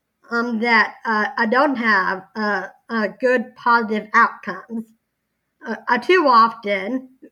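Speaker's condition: Down syndrome

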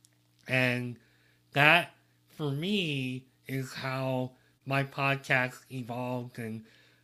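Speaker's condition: Cleft lip and palate

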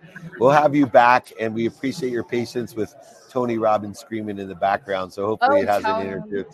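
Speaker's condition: No condition

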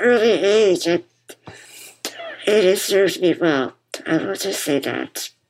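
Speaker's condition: Muscular dystrophy; congenital, diagnosed as toddler, relies on others for daily living, later tracheostomy, 24-hour ventilator, speech lost; bipap machine audible while speaking

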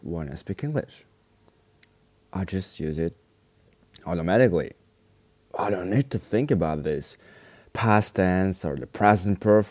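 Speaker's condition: No condition

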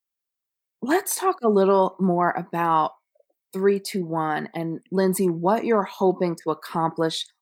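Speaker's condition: No condition

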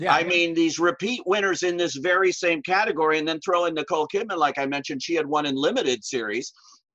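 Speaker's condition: No condition

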